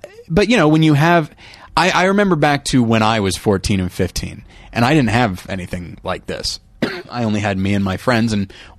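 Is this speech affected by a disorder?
No.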